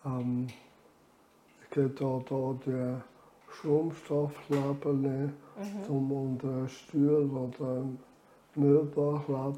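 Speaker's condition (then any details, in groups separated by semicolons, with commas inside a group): ALS; about nine years since diagnosis, lung volume declining with disease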